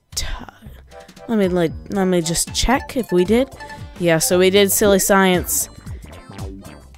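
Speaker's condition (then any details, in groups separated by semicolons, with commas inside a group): No condition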